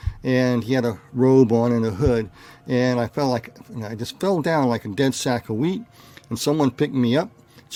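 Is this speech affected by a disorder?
No.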